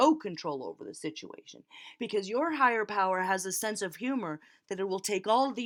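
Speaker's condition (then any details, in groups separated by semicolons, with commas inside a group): No condition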